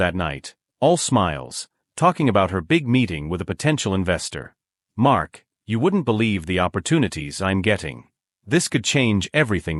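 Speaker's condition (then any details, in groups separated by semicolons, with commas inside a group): No condition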